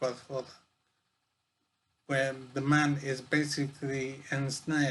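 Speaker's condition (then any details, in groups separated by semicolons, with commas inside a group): Brain injury; severe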